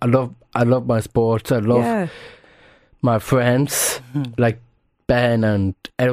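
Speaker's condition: Down syndrome; congenital

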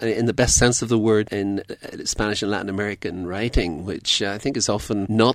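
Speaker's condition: No condition

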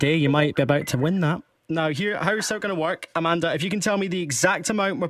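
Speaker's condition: No condition

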